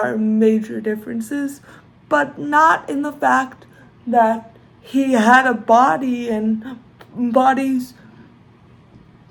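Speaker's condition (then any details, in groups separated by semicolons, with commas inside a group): Cerebral palsy, severe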